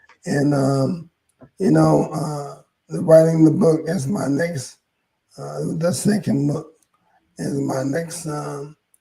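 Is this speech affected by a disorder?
Yes: ALS; hoarse voice.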